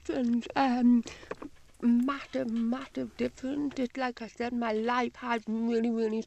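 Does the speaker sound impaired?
Yes: deafness, Usher syndrome, severe; type two, born completely deaf, hearing aids from age two, tunnel vision, registered blind at 29; five-hour double cochlear implant surgery, switched on three weeks ago, relies on lip reading, no headphones; speech training from age two, some answers may be a little indistinct.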